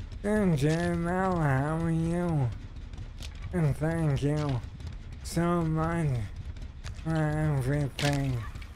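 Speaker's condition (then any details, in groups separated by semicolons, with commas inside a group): ALS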